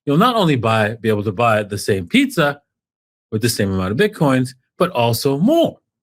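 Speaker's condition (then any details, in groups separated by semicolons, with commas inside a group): No condition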